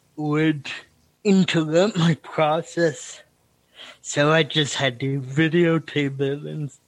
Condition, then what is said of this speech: Cerebral palsy. I I think I'm kind of picking up your stammer.